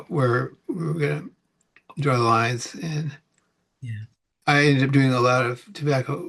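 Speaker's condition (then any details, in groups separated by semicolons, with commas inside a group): Parkinson's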